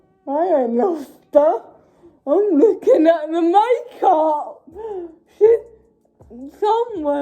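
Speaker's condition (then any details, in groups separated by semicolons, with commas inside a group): Cerebral palsy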